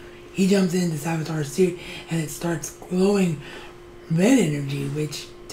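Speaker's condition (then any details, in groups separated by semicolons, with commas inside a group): Cerebral palsy; wheelchair bound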